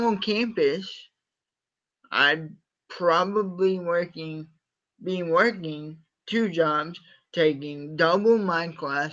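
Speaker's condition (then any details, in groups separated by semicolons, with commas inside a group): Cerebral palsy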